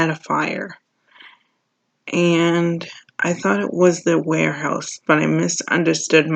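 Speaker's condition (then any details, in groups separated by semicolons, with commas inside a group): Cerebral palsy; mild, birth injury, affects legs, cannot stand long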